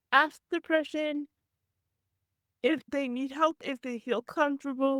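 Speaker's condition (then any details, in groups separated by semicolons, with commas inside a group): Cerebral palsy; had speech therapy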